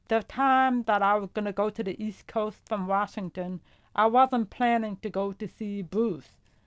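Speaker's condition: Profound deafness; hears vowels but not consonants, uses hearing aids, no vibration felt

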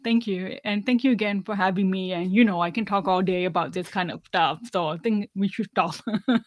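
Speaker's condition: Deafness, severe; 99% hearing loss, hearing aids worn whole life, no cochlear implant; wears hearing aids, relies heavily on lip reading, does not sign, not fluent in ASL

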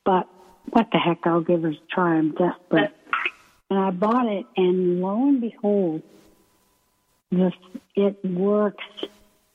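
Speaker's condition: ALS; onset during pre-doctoral internship at VA, wheelchair user

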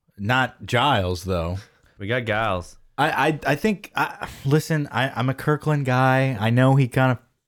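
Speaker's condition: No condition

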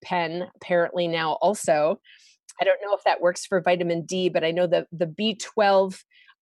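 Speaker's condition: No condition

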